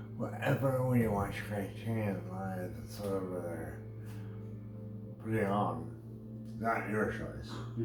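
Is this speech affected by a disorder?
Yes: brain injury.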